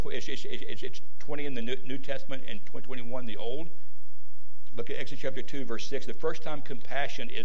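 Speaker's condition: Stuttering; stutter as usual way of talking, recent neck surgery; throat may get scratchy during talk, Halls lozenges at hand; worse when unwell, mistaken for stroke by Life Squad paramedics; repeated sounds, repeated words

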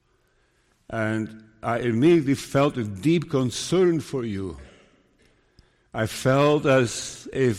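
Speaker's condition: Parkinson's disease; room for more medication if needed

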